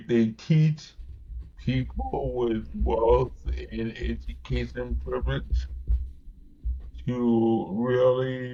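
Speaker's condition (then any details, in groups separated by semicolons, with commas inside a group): Cerebral palsy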